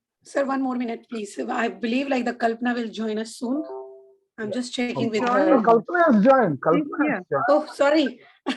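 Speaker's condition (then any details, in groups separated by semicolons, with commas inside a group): No condition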